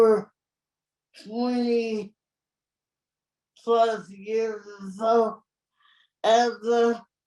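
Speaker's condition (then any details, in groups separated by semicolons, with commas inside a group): Cerebral palsy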